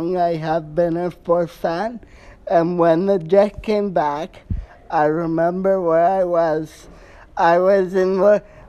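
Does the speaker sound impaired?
Yes: cerebral palsy; caused by brain bleed, affects walking muscles, all muscles affected to some degree, wheelchair since childhood.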